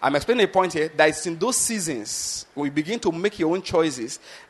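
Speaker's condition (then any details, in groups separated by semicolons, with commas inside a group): No condition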